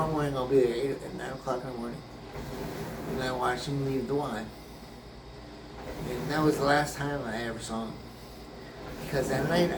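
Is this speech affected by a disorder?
Yes: brain injury; memory greatly affected.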